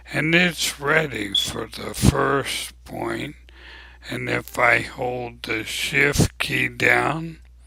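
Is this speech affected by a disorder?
Yes: ALS; abnormally slow voice.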